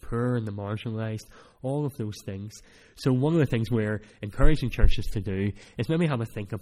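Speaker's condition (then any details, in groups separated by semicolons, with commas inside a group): Cleft palate; speech not that clear at times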